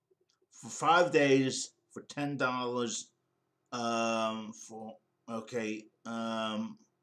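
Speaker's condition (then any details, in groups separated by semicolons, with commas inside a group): Cerebral palsy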